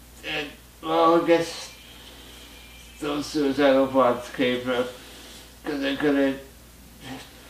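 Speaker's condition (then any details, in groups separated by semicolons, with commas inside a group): Muscular dystrophy, Duchenne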